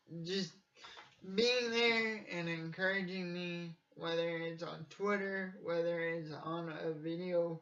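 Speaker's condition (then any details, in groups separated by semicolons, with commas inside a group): Cerebral palsy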